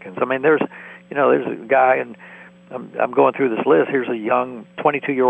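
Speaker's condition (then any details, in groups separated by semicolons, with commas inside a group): No condition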